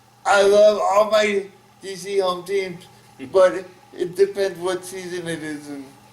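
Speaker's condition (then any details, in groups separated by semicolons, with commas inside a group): Cerebral palsy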